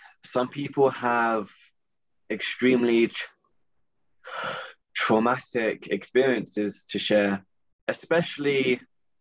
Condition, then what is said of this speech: Stuttering. So I could often get by substituting words, by missing out sounds.